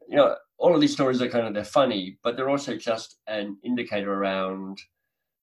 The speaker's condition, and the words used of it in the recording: Cleft palate. Because I'm like, I'm up there and I've got a speech, you know, disability of some sort.